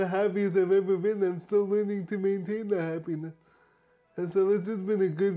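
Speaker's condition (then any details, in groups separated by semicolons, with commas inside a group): Brain injury; brain and spinal cord injury, drink-driving crash; slow progression after coma, physiotherapy, speech therapy; speech therapy, speech now fairly understandable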